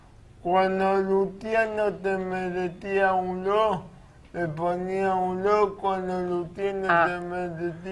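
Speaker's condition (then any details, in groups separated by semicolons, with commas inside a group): Cerebral palsy; cerebral palsy from birth, delivery injury; age 31, past rehabilitation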